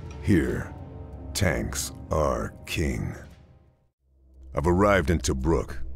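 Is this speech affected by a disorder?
No.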